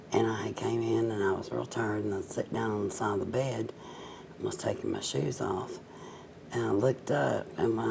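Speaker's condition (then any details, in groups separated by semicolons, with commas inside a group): Cerebral palsy, mild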